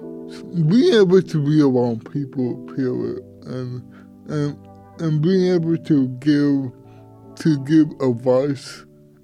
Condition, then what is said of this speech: Cerebral palsy. Take it this morning, it would be real hard for you to understand what I'm trying to portray.